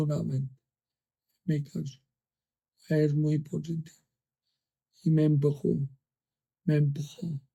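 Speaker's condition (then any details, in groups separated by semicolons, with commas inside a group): ALS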